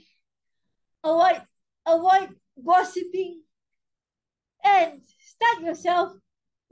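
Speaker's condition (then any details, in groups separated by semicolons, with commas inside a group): Cerebral palsy spastic quadriplegia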